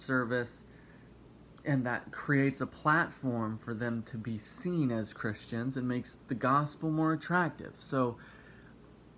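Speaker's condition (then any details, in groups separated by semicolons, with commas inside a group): No condition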